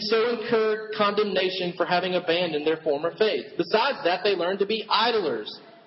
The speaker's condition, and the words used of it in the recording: No condition.